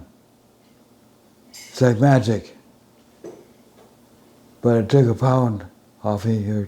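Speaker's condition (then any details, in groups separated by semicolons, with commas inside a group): Advanced Parkinson's disease, severe; DBS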